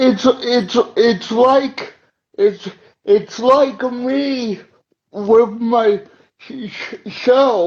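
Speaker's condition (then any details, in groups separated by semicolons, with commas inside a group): Cerebral palsy; uses wheelchair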